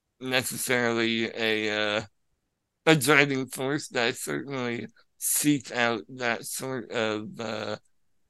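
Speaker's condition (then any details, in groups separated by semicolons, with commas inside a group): Spinal muscular atrophy; wheelchair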